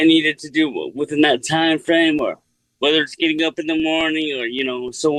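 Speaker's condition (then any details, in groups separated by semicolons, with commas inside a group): Cerebral palsy; speech unaffected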